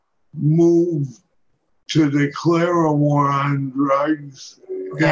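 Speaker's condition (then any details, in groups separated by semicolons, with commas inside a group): Parkinson's disease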